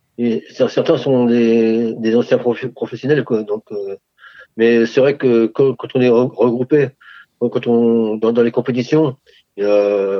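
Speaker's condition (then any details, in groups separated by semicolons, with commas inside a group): Parkinson's disease; regular table tennis with able-bodied players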